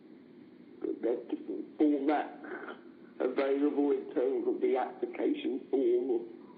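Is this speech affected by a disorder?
Yes: cerebral palsy; needs extra support at work, slow typer, dictates to support worker, needs help to drive.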